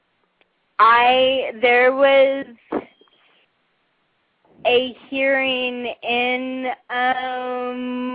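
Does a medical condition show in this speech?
Yes: cerebral palsy.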